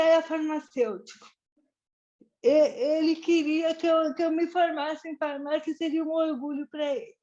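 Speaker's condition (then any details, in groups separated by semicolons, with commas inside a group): Cerebral palsy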